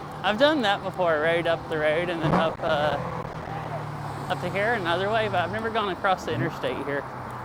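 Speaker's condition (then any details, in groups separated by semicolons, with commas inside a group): No condition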